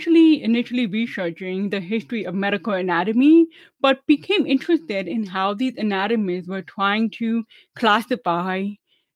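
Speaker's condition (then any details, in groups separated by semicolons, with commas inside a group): Deafness; about 25 years spent passing as hearing, relearned to speak; speaks well per others, about 10 years of speech therapy, makes sense of auditory cues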